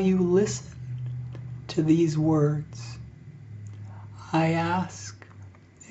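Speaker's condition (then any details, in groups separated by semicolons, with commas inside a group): ALS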